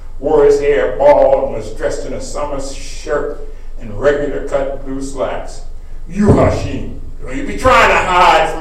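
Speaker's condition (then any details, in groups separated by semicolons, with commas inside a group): No condition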